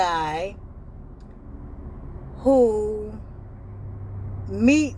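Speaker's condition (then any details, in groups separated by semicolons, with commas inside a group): ALS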